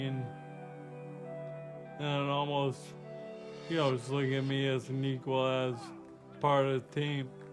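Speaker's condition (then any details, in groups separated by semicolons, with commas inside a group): ALS; diagnosed at 27, two and a half years, full-time nurse; feeding tube, speaks through an aid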